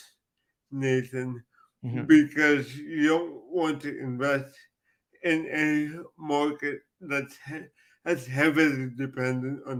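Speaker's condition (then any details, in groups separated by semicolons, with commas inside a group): Cerebral palsy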